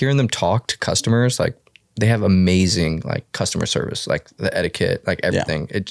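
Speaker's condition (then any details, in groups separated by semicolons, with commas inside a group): No condition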